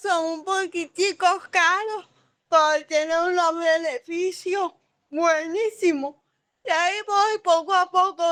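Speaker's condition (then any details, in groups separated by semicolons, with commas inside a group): Cerebral palsy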